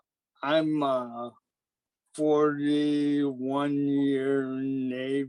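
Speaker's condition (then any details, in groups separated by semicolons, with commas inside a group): ALS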